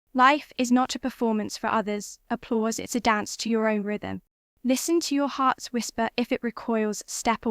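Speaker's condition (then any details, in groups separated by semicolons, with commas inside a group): No condition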